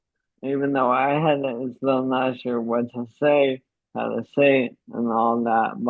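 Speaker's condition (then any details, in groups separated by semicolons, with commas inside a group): ALS; diagnosed mid-30s, over 3 years, uses wheelchair; uses pre-recorded voice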